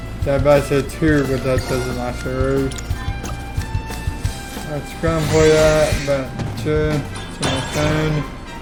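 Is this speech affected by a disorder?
Yes: cerebral palsy; affects legs.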